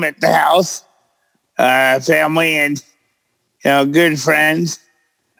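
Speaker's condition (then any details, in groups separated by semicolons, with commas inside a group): Cerebral palsy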